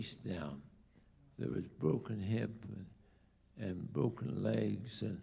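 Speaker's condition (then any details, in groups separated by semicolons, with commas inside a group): ALS; diagnosed about two years ago, late onset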